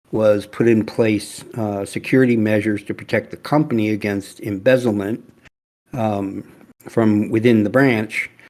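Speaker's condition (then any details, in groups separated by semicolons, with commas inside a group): No condition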